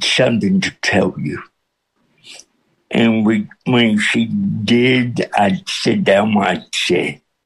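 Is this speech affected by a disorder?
Yes: cerebral palsy with speech impediment; cerebral palsy since birth.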